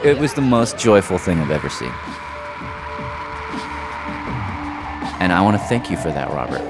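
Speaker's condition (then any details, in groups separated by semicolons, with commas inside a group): No condition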